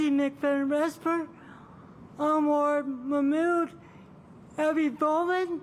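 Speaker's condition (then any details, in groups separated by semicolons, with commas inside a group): Cerebral palsy; from birth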